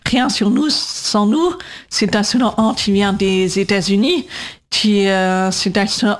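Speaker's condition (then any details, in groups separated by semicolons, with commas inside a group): Deaf from birth; congenital deafness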